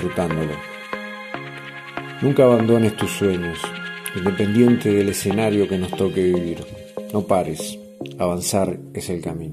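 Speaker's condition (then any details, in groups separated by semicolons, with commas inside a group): No condition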